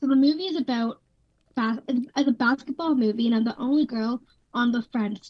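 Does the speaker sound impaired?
Yes: Down syndrome; past speech therapy, therapist helped connect with thoughts, open heart surgery at 19, stopped singing and vocal coaching afterwards; 21 years old, recovering well from heart surgery; mother says speaks fast, hosts say speaks and sings beautifully, eloquent, not too fast, self-described big talker.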